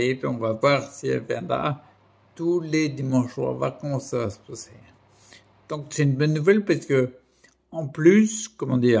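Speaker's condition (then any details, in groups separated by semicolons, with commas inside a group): Primary progressive multiple sclerosis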